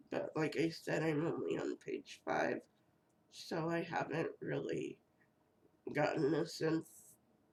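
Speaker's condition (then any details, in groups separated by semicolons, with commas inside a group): Cerebral palsy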